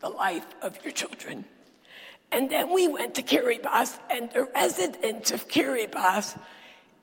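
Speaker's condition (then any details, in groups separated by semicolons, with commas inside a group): Dysphonia; sultry voice, not a sore throat, still preaches with this voice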